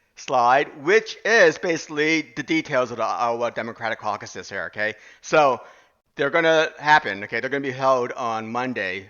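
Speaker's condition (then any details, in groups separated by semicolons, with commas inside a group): No condition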